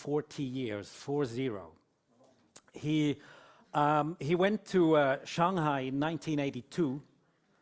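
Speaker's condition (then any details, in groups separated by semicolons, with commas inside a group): No condition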